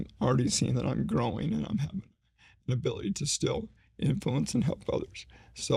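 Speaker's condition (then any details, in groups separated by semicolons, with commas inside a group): ALS; slowly progressing form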